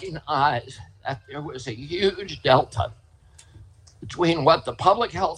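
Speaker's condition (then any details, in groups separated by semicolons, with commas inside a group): Spasmodic dystonia; formerly very strong voice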